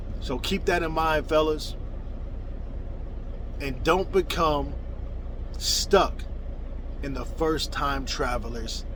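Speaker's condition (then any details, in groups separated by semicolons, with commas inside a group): No condition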